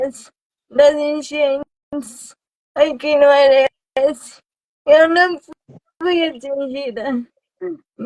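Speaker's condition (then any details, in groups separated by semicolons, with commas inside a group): Cerebral palsy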